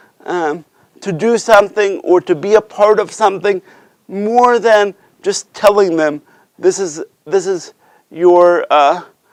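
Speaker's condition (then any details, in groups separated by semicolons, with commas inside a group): Cerebral palsy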